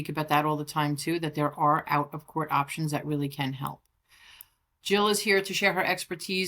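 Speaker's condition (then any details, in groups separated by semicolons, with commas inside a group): No condition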